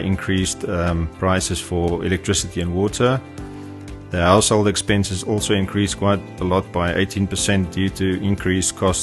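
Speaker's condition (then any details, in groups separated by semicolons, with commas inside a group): No condition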